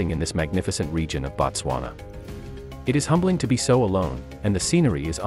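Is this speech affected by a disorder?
No.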